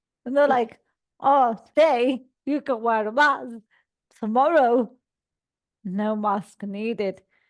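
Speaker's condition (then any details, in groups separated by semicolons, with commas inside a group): Cerebral palsy; all four limbs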